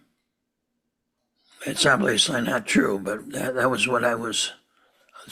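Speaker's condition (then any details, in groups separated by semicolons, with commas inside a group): Parkinson's disease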